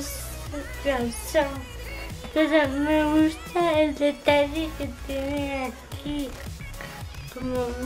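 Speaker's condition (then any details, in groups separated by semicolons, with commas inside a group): Cerebral palsy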